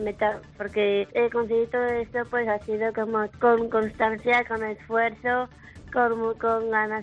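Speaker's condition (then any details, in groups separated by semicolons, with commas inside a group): Down syndrome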